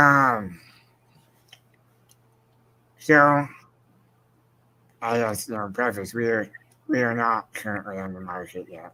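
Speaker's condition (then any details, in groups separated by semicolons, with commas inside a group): Spinal muscular atrophy; progressive, wheelchair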